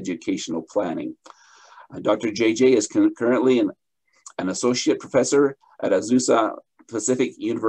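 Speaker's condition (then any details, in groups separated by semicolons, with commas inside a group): No condition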